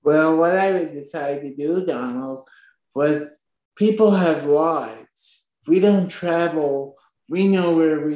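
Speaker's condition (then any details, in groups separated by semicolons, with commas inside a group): Spastic quadriplegic cerebral palsy; from birth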